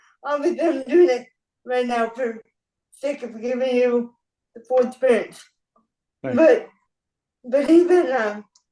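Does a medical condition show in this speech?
Yes: spastic cerebral palsy; can speak.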